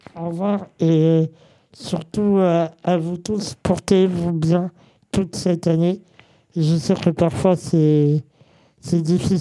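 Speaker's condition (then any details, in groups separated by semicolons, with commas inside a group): Congenital muscular dystrophy; present from birth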